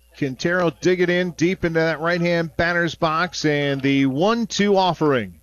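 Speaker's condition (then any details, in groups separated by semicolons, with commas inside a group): No condition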